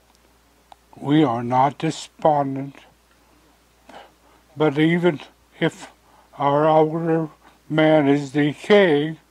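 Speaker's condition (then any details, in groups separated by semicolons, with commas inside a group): Stroke; convalescing at home after aneurysm surgery, could not walk for a while, even with walker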